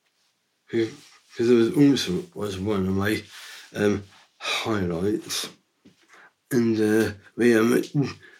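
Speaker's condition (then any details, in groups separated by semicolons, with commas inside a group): Down syndrome; three copies of chromosome 21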